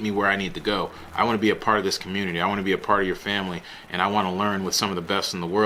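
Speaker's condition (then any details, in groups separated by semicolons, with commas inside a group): No condition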